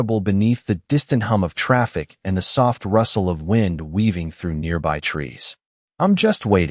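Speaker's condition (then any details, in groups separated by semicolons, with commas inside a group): No condition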